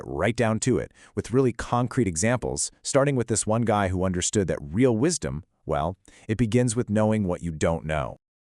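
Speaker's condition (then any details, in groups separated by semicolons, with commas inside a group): No condition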